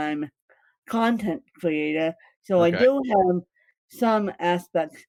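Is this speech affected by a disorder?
Yes: cerebral palsy, mixed, moderate.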